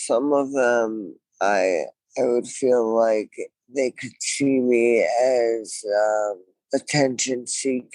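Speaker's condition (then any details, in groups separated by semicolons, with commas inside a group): Traumatic brain injury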